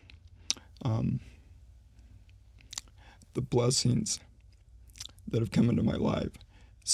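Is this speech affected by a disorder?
Yes: ALS; needs voice rest during conversation.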